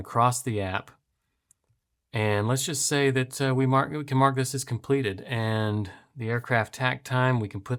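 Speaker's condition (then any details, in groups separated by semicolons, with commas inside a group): No condition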